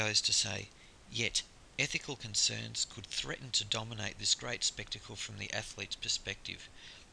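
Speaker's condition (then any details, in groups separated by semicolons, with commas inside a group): No condition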